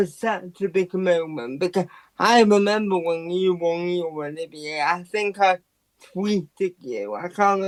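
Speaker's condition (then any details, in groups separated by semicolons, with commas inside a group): Quadriplegic cerebral palsy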